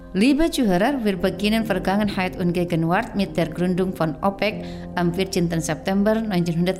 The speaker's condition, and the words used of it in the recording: None; typical speech.